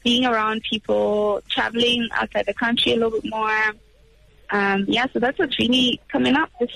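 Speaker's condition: No condition

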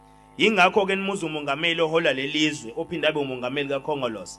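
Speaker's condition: No condition

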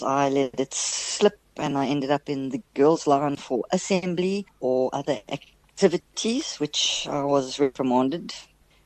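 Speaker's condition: Stutter; stutter developed in childhood with onset of depression, caused by depression, quite bad; lessened after medical and social transition with hormone replacement therapy from age 37; quite a bad stutter earlier, now almost not noticeable; prolonged sounds, blocks

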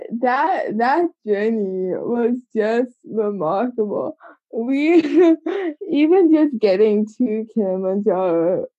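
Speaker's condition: Cerebral palsy; congenital, from birth, age 25

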